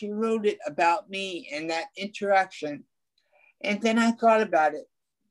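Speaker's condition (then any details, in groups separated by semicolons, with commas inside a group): Ataxic cerebral palsy, mild; talking affected, tongue affected a little, frequent stuttering in past, improved with speech therapy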